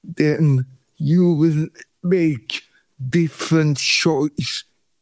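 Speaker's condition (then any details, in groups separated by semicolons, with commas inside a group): Cerebral palsy; feet opposite of Charlie Chaplin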